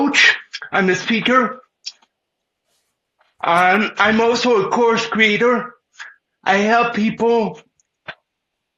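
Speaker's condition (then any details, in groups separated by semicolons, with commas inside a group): Cerebral palsy; present from birth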